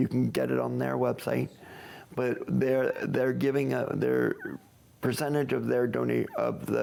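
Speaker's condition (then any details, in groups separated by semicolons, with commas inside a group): Cerebral palsy; from birth, premature, stopped breathing two minutes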